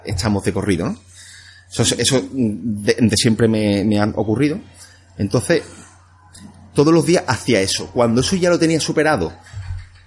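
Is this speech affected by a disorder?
Yes: stuttering; formerly much worse; much reduced, fluency improved through personal development, handled well now; word and phrase repetitions, filler eh; here repeated sounds, repeated words, prolonged sounds.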